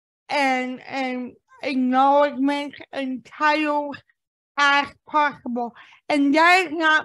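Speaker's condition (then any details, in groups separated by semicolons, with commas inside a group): Cerebral palsy; right-brain damage affecting left side of body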